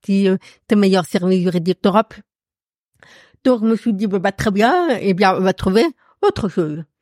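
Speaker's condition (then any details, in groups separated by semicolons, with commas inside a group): Profound congenital deafness; accent from deafness, could not speak in early childhood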